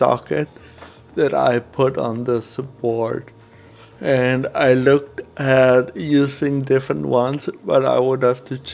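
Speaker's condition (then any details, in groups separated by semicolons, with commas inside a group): Cerebral palsy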